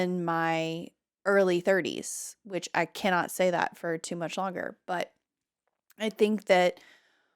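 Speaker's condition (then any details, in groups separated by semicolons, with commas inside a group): No condition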